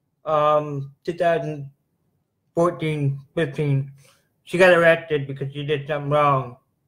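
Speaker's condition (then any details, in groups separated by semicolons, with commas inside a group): Cerebral palsy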